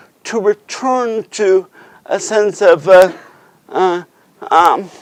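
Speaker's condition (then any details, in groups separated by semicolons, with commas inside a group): Cerebral palsy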